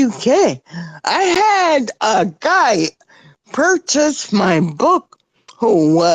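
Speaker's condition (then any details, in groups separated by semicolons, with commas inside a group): Spinocerebellar ataxia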